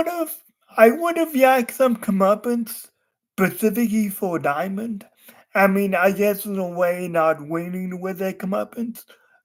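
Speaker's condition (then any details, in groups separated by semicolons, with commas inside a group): Cerebral palsy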